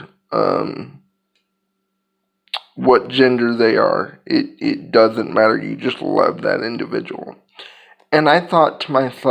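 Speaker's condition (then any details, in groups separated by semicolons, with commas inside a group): Cerebral palsy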